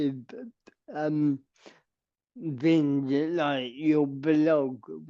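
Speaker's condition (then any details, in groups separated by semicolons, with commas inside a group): Cerebral palsy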